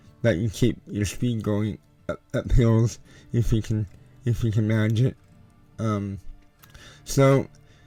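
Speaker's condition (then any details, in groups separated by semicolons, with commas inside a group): Cerebral palsy; tends to mess up words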